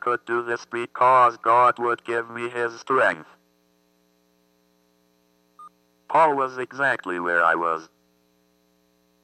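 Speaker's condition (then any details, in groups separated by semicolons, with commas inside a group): Athetoid cerebral palsy; couldn't express self first 6 years, family couldn't understand, speech therapist Judy, communication box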